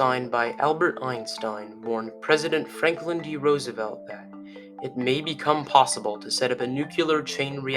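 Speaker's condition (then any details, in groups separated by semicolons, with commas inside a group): No condition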